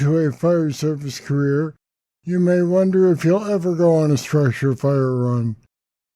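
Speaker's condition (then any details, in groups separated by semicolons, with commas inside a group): Parkinson's disease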